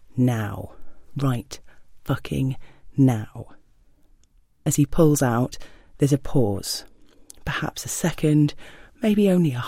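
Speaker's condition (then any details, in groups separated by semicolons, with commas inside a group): No condition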